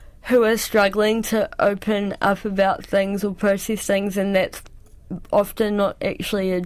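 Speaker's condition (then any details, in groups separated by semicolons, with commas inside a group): Cerebral palsy; cerebral palsy since childhood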